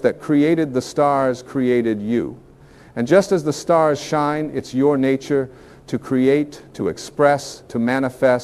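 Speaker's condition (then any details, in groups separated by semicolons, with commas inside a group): No condition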